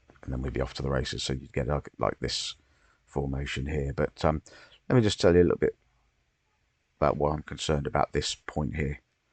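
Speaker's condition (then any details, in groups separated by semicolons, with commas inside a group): No condition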